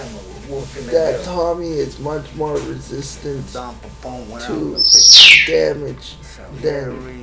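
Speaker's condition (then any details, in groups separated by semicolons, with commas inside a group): Cerebral palsy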